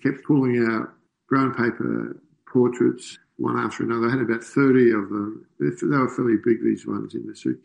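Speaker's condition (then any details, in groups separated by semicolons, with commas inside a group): Parkinson's disease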